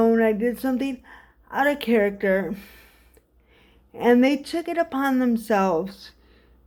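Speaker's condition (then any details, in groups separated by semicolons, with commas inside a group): Cerebral palsy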